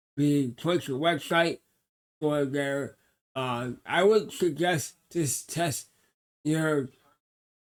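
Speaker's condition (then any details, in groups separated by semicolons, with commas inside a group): Cerebral palsy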